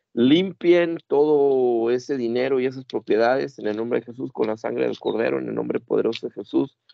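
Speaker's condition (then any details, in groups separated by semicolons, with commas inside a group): No condition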